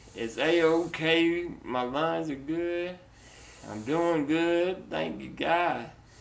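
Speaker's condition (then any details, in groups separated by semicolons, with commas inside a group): Duchenne muscular dystrophy; full-time bipap-like ventilator, steroids affected breathing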